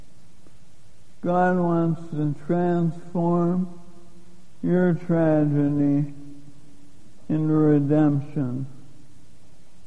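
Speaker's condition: Lou Gehrig's disease; given 3 to 5 years to live

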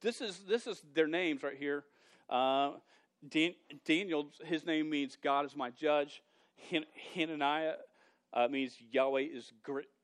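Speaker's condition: Stuttering; long-standing stutter, present over 24 years, once fought calling to teach because unable to talk; stammers when nervous; repeated sounds

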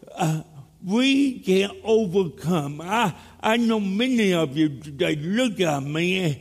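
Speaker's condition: Cerebral palsy; speech impediment

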